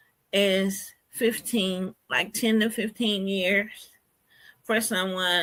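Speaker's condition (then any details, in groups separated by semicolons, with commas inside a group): Cerebral palsy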